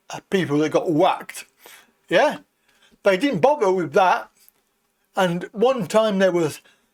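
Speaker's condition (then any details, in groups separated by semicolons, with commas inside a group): Cerebral palsy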